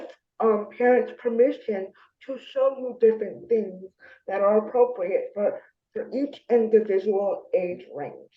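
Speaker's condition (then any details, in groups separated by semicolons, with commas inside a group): Spastic diplegia cerebral palsy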